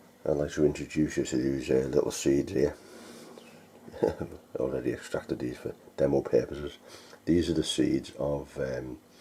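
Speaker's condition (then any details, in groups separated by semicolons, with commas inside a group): No condition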